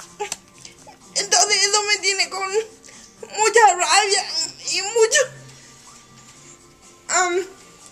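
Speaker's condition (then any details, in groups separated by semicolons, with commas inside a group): Cerebral palsy; wheelchair user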